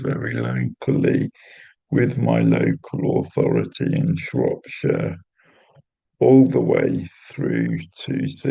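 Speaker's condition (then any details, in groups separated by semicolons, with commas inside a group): Cerebral palsy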